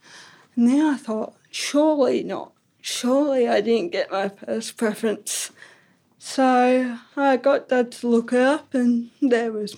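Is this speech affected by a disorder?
Yes: ataxic cerebral palsy; balance.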